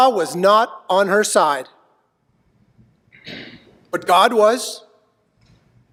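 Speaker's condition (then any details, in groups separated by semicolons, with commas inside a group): No condition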